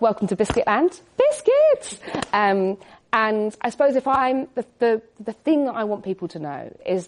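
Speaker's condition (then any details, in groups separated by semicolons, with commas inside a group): Tourette's syndrome; motor and vocal tics since about age 6, milder in childhood, later intensified, over 6,000 different tics recorded; chest-banging motor tics audible, wears padded gloves to protect knuckles, moves around; frequent uncontrollable vocal tics interrupting speech, hedgehog, sausage, cats, donkeys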